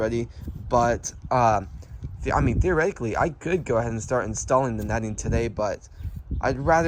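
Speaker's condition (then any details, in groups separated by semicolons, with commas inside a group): No condition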